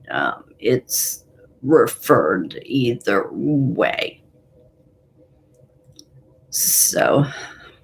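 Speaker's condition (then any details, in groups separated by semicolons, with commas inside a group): Parkinson's and essential tremor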